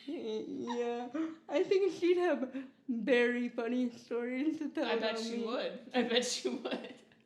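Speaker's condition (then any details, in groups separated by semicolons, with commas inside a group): Cerebral palsy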